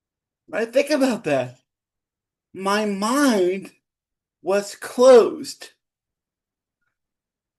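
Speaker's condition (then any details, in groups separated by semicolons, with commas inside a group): Cerebral palsy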